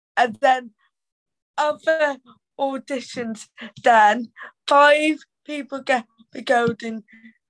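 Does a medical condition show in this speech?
Yes: cerebral palsy; cerebral palsy voice harder to understand, Black Country accent, needs extra time to get words out.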